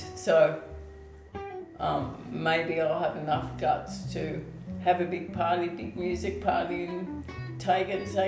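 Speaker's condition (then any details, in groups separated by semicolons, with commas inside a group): ALS/MND; onset foot drop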